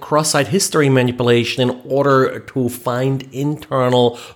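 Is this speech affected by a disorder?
No.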